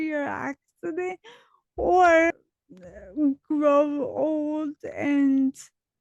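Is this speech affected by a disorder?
Yes: dystonia; dystonia from infancy.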